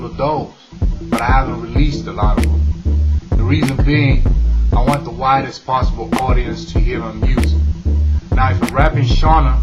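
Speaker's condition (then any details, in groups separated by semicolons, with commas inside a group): No condition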